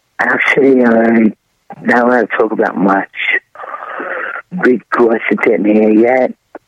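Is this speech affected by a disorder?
Yes: throat cancer; throat tumor found by throat specialist at Columbia Presbyterian, multiple surgeries, long recovery; trouble swallowing at onset, first treated as strep, later unable to swallow or breathe.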